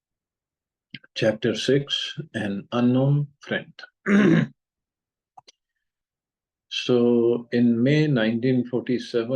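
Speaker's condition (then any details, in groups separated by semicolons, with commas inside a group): No condition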